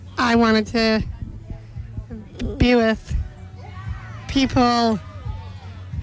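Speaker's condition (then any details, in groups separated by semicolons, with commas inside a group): Down syndrome; intellectual disability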